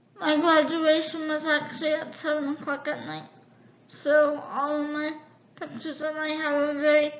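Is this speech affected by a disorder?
Yes: cerebral palsy; affects all four limbs.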